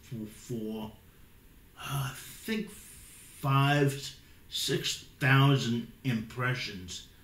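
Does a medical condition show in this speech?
Yes: cerebral palsy.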